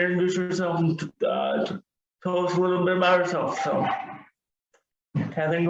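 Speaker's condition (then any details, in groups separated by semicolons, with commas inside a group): Cerebral palsy, severe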